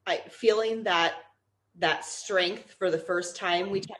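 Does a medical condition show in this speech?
No.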